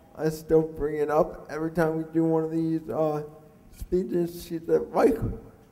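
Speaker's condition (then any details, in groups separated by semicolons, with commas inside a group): Cerebral palsy; mixed quadriplegic type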